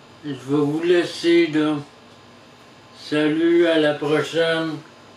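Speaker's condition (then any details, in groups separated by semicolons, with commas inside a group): Traumatic brain injury; surgery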